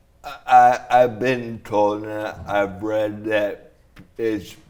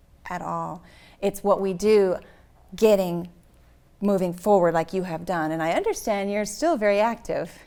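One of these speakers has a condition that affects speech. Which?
The first: traumatic brain injury; snowboard tree impact, diffuse axonal injury, hemispheric shift; walker, physical therapy, 1.5-month coma, 3 months hospital; slurred, relearned talking and swallowing.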